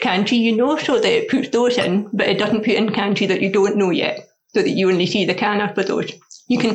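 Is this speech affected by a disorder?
Yes: deafness; learned to speak through speech therapy, progressive eyesight loss, learning braille; struggles hearing loudspeakers, often needs repetition, accent in foreign languages.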